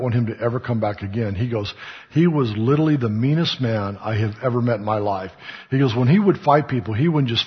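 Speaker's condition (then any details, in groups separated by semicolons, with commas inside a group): No condition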